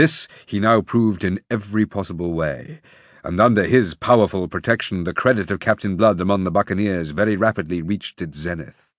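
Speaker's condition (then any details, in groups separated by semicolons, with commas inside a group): No condition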